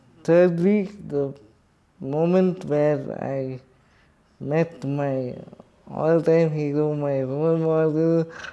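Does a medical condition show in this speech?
Yes: cerebral palsy.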